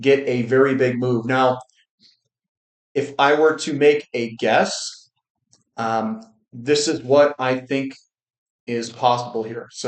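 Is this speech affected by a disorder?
No.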